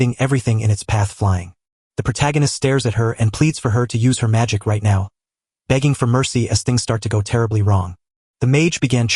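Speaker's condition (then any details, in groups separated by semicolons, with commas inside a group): No condition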